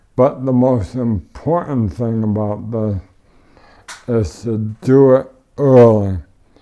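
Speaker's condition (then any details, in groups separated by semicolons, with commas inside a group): ALS; tracheotomy, wheelchair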